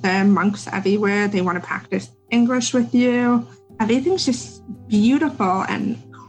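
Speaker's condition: Deafness; had speech therapy

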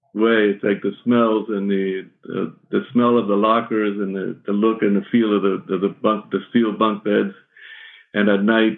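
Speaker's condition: Parkinson's; shaky voice, may stumble on words

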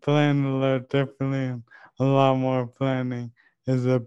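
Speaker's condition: ALS; 2 years since diagnosis

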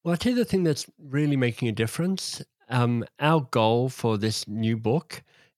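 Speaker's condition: Cleft lip and palate; speech impediment of sorts, less polished

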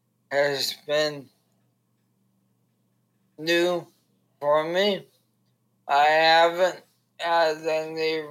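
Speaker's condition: ALS; diagnosed at 30, given 2-5 years, stem cell therapy in Korea, arms do not work, not locked in; about two years since diagnosis, dependent on wife, bite-click mouse, foot-pedal right click, on-screen keyboard

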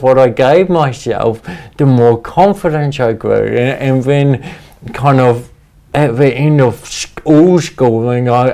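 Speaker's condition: Cerebral palsy; speech impediment, talks funny

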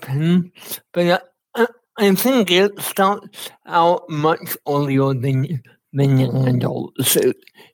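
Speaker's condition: Cerebral palsy; cerebral palsy from lack of oxygen at birth

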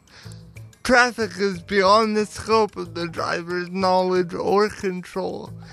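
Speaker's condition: Cerebral palsy; power wheelchair user

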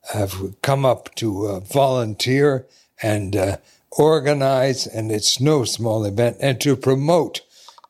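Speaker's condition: ALS; does better as the day progresses

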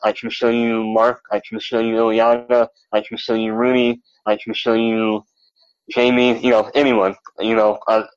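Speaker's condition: Cleft lip and palate; malformed legs

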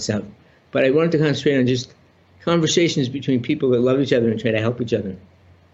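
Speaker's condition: Parkinson's disease; about 30 years since diagnosis, benign spinal tumor, six-hour spinal surgery at Johns Hopkins, relearned walking

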